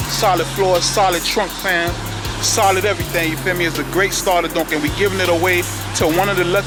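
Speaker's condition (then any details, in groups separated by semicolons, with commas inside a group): No condition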